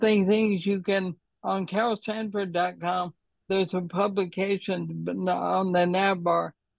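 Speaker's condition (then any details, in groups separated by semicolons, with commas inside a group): ALS; hands affected, cannot write, types carefully, needs to sit when breathless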